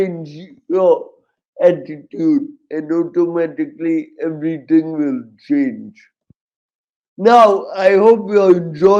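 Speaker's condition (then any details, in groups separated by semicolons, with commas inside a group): Cerebral palsy, severe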